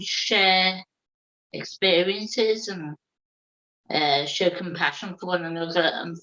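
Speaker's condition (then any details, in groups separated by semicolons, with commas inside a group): Cerebral palsy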